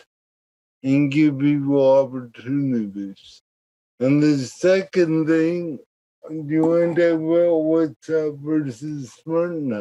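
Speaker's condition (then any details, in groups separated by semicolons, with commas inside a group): Cerebral palsy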